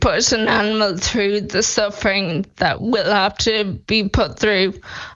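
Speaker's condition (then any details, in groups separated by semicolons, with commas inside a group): Friedreich's ataxia; diagnosed at age 12, progressive neurological condition, Skyclarys not funded by HSE drugs group; speech deteriorating, voice banking on software for couple of hours, offered synthetic voices, expects voice loss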